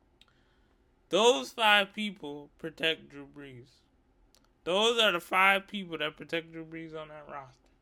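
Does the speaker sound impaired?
Yes: cerebral palsy; fluent, no slur, not slow, sounds loud when passionate.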